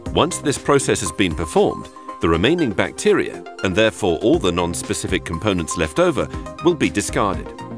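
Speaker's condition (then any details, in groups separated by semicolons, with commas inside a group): No condition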